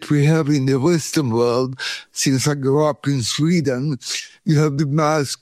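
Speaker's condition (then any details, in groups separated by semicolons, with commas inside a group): Cerebral palsy; from birth, no breathing first 40 minutes, feet opposite of Charlie Chaplin, shaking body, cramps, pain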